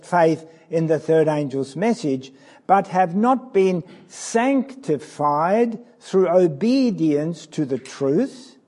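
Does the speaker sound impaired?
No.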